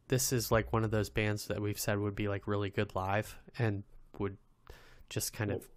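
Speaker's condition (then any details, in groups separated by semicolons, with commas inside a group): No condition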